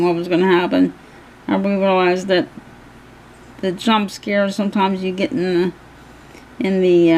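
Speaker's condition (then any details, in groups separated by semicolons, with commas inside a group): Cerebral palsy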